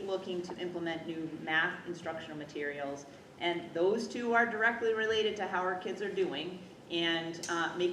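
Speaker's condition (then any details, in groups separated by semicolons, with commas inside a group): No condition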